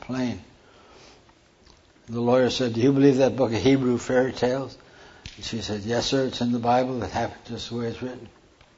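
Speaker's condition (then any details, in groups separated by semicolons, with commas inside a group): Parkinson's; hand tremor during talk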